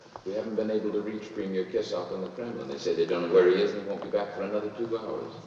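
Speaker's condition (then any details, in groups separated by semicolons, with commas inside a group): No condition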